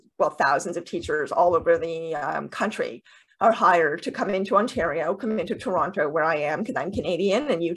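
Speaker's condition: Deafness with cochlear implants

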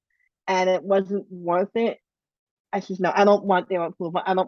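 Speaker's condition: Bilateral cleft lip and palate; congenital bilateral cleft lip and palate, over 20 surgeries from two months to late twenties; surgeries ended in late twenties

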